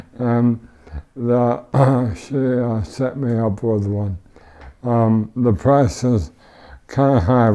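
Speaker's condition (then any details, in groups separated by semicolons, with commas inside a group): ALS; power wheelchair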